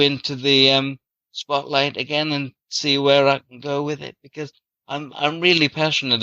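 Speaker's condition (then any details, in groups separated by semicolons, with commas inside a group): Cerebral palsy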